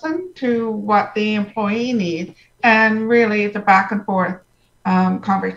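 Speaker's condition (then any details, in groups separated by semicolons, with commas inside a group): Profound hearing loss, congenital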